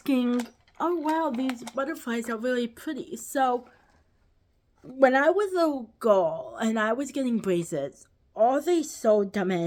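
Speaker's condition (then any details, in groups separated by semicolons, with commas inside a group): Cerebral palsy; lifelong, ankle-foot orthoses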